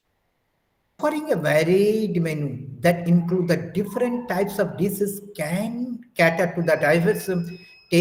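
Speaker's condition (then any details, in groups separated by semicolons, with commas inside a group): No condition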